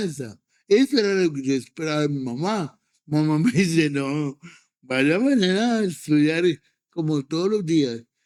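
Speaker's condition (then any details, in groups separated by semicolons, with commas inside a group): Cerebral palsy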